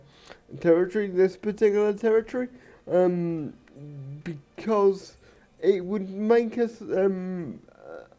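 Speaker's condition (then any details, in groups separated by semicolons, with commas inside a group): Cerebral palsy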